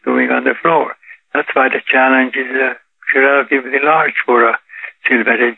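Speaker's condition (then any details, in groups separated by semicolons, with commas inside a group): Parkinson's disease; Parkinson's detected about 8 years ago, now 84, daily yoga practice and 3-mile walks credited; symptoms reportedly undetectable by others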